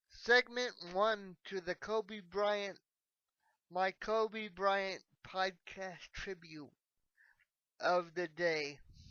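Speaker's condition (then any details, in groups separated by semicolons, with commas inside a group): Cerebral palsy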